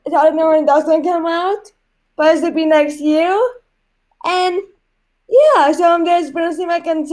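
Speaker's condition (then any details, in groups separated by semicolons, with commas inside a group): Cerebral palsy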